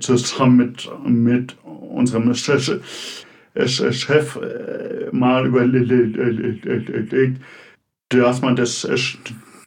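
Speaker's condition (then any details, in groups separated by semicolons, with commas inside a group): Stuttering; stuttering present even in dreams, onset age unknown; speech not fluent, blocks, fluency disorder only, knows what to say; repeated sounds, repeated words, prolonged sounds, blocks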